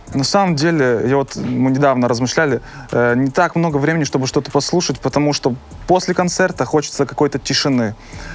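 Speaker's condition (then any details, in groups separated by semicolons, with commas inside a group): No condition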